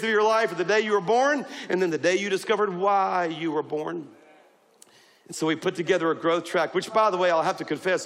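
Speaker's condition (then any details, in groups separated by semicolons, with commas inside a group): No condition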